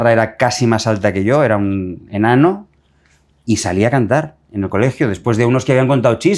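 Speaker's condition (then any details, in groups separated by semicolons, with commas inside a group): No condition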